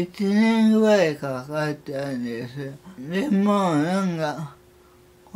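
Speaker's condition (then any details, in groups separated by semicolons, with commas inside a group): Cerebral palsy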